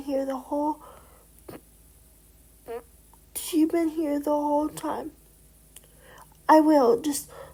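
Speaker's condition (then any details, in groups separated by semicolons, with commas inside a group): Cerebral palsy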